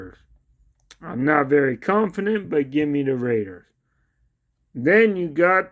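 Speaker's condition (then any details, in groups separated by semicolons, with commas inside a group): Cerebral palsy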